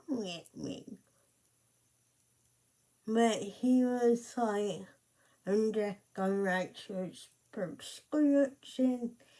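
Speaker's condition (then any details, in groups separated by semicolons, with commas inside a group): Cerebral palsy; speech affected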